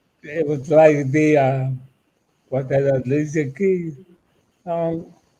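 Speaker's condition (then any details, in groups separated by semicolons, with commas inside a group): ALS; about eight years since diagnosis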